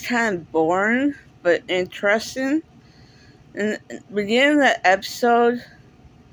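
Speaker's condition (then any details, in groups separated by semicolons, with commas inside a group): Cerebral palsy; speaks differently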